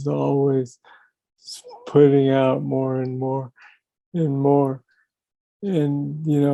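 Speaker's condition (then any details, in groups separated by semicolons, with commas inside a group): Young onset Parkinson's disease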